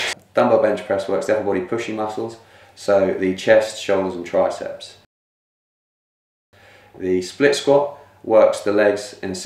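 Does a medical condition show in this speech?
No.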